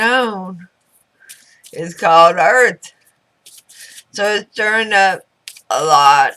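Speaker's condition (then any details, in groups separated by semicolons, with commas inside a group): Throat cancer radiation damage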